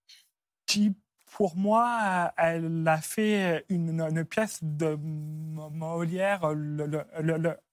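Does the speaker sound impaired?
Yes: stuttering; onset at about age 4 after grandmother's throat cancer, fluent before, once misdiagnosed as Gilles de la Tourette; no attempts to control stuttering; part-word and word repetitions, frequent euh fillers; here repeated sounds, repeated words, prolonged sounds.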